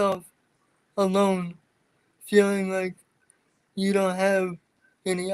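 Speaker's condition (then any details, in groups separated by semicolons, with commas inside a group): Cerebral palsy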